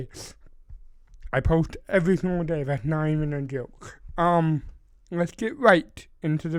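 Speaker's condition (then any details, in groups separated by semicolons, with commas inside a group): Cerebral palsy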